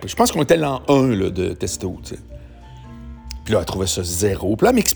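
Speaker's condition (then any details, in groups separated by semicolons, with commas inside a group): No condition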